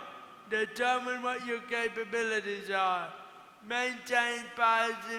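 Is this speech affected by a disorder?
Yes: cerebral palsy; cerebral palsy from neonatal stroke, right-side paralysis.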